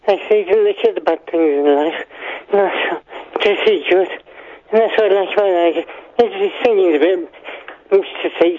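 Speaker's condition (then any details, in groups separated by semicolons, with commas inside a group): Parkinson's; needs sling hoist to be lifted up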